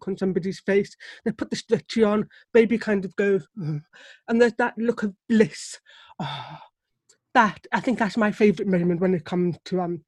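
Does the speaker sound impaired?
Yes: deafness; relies on lip reading.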